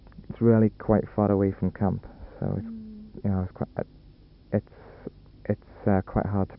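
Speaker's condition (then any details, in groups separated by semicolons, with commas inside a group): Stammer; no family history, first in family; first speech therapy, first experience of it; normally not all that bad, worse in small room with tape recorder; repeated sounds, repeated words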